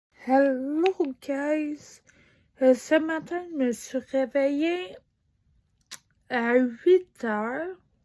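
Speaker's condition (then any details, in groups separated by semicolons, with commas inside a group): Ataxia; degenerative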